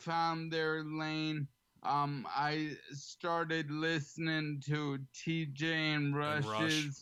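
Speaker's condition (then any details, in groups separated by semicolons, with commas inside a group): ALS; slightly slurred, has to slow down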